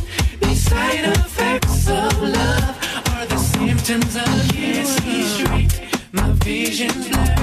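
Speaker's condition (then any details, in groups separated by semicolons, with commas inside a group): No condition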